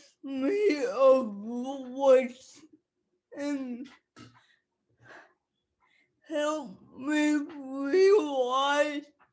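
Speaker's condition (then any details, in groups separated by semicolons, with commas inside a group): Cerebral palsy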